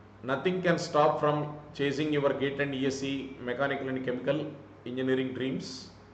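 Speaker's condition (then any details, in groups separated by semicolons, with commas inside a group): No condition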